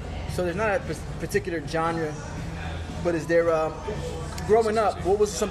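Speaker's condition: No condition

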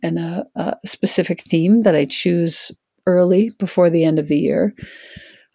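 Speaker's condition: No condition

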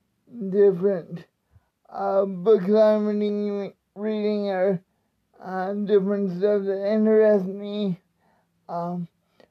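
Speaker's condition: Cerebral palsy; speech not affected by disability

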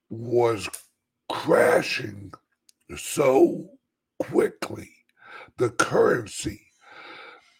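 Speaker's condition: Chronic voice problem; easier when louder

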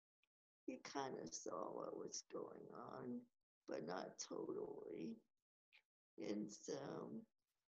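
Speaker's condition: Cerebral palsy; from birth, fever after birth, moved to Stillwater Oklahoma, diagnosed soon after, hip surgery around 11

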